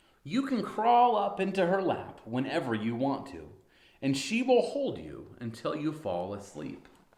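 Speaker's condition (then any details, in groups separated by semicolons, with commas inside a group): No condition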